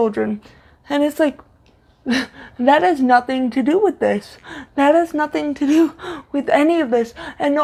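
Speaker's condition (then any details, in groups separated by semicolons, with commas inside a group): Cerebral palsy, severe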